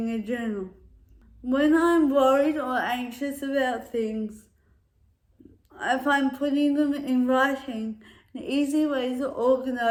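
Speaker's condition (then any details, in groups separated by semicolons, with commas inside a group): Cerebral palsy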